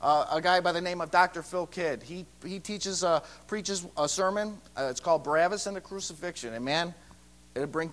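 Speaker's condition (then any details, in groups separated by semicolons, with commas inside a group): No condition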